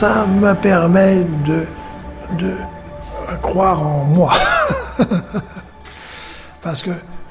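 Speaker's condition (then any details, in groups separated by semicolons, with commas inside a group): Stroke with aphasia; stroke at 49 at Mayan site in Yucatan, Mexico, after headaches, sudden collapse, unconscious; about 2 years 4 months after stroke, slow progress, song-based speech therapy with therapist Juliette; halting, needs time, repeats phrases after helper, understood well only by few people, worse with fear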